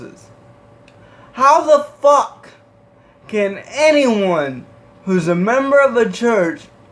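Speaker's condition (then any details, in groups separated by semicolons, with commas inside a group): Cerebral palsy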